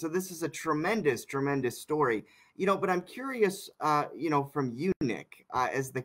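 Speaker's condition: No condition

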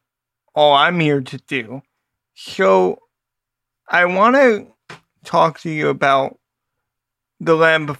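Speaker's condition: Cerebral palsy; lifelong

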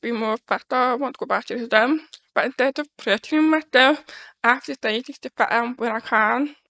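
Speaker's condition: Deafness; congenital deafness, born deaf

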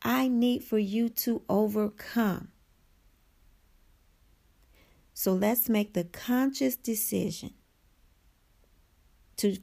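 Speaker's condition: No condition

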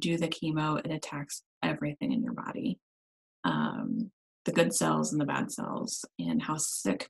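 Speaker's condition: No condition

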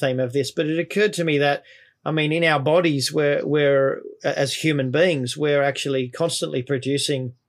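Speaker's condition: No condition

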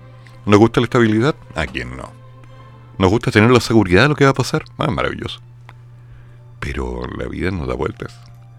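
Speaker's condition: No condition

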